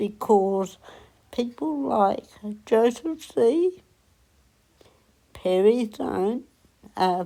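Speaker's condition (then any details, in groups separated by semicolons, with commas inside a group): Cerebral palsy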